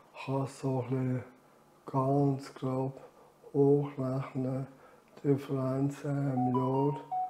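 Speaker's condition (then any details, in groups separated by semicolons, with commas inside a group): Amyotrophic lateral sclerosis; about nine years since diagnosis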